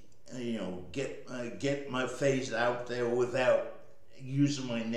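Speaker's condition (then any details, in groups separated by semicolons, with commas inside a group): Cerebral palsy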